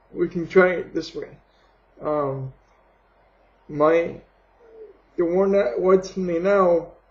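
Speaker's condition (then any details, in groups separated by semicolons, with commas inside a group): Cerebral palsy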